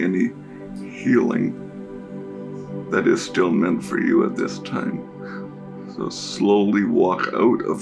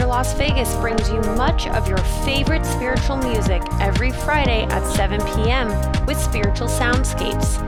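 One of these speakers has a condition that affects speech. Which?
The first: cerebral palsy; diagnosed at birth.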